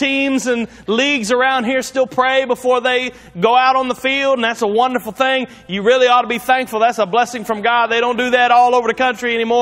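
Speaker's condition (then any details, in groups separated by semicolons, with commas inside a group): No condition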